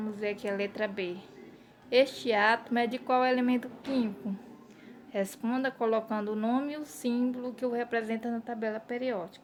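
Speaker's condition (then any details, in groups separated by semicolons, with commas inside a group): No condition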